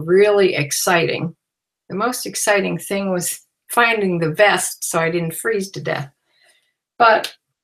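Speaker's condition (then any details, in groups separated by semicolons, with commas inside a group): No condition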